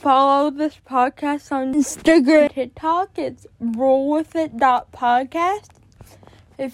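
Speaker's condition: Cerebral palsy; born addicted

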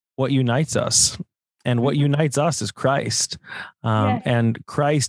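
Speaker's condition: No condition

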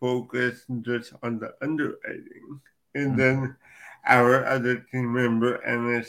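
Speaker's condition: Cerebral palsy; from birth

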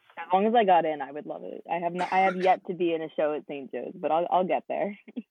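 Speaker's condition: No condition

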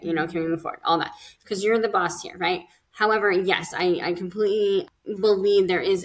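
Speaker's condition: Cleft lip and palate; bone graft surgery

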